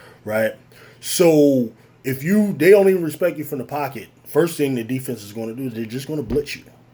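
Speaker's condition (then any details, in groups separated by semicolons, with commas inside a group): No condition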